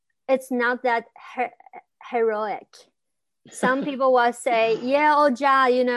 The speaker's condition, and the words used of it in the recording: Stuttering. Well, I don't necessarily need to let my stutter out because I stutter, you know.